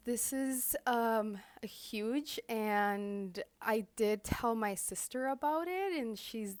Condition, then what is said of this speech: Stuttering. But if I didn't myself have a stutter, I probably wouldn't notice it.